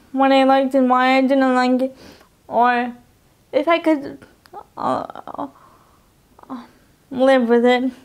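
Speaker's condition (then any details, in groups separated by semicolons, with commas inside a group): Cerebral palsy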